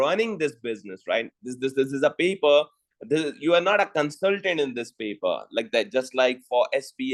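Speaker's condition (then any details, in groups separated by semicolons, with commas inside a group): No condition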